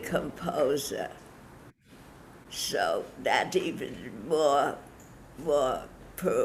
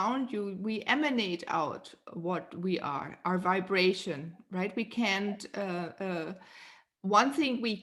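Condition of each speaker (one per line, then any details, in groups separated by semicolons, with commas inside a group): Parkinson's disease; diagnosed some time ago, body getting looser
No condition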